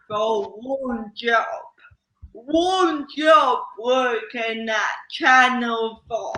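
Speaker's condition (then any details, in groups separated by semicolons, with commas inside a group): Cerebral palsy; slow speech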